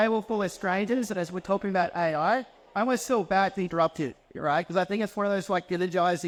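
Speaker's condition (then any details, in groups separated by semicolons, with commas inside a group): No condition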